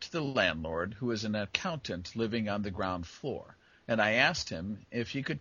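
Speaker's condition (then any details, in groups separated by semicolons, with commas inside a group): No condition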